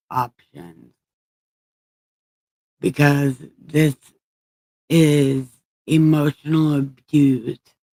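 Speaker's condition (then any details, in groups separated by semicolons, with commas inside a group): Brain injury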